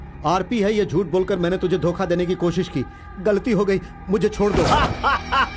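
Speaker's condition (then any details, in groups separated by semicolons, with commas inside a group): No condition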